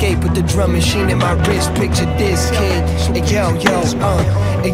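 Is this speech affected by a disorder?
No.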